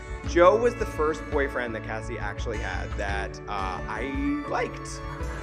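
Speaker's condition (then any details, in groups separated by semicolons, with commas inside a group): No condition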